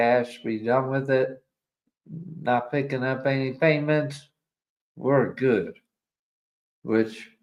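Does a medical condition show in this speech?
Yes: ALS.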